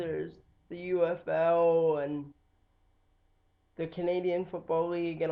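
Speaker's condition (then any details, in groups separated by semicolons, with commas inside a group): Cerebral palsy; wheelchair bound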